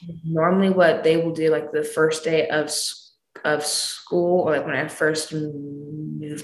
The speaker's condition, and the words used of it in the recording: Stuttering. So I will pseudo stutter, which is where I'm basically mimicking my own stutter.